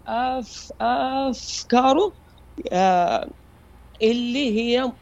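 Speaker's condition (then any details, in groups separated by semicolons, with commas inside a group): Stuttering; milder than many others, therapy begun about two years ago, cognitive behavioral therapy, strategy training; repeated sounds, prolonged sounds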